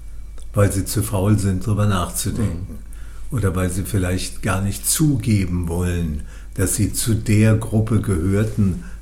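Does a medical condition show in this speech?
Yes: Parkinson's disease; incurable, diagnosed by a psychiatrist, treated by professor Jens Volkmann in Würzburg, medication adjusts symptoms.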